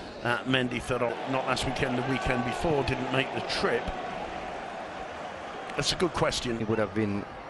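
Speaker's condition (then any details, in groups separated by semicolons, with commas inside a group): No condition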